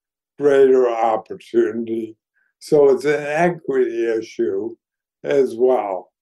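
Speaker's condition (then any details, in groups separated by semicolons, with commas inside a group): ALS; neurodegenerative disease, declining health; voice somewhat compromised by disease, audibly affected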